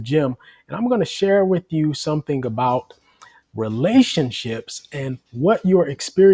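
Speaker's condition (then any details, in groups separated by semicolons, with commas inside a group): No condition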